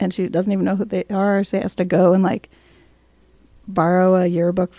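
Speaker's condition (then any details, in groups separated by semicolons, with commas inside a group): No condition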